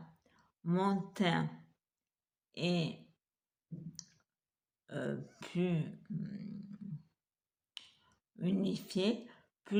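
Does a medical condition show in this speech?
Yes: multiple sclerosis; uses wheelchair.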